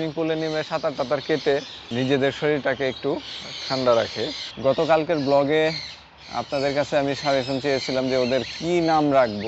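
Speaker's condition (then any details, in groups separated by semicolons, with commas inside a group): No condition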